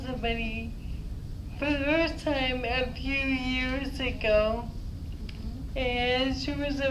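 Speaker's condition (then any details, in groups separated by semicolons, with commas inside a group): Dysarthria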